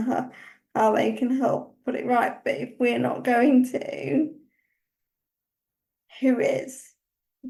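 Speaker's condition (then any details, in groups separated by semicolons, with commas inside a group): Cerebral palsy; uses wheelchair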